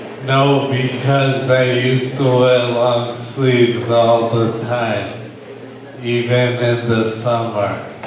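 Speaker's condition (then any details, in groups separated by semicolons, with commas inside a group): Brain injury; breath runs short during sentences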